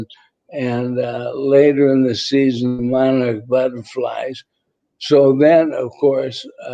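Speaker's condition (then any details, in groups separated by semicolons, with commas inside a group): ALS; voice tires, needs rest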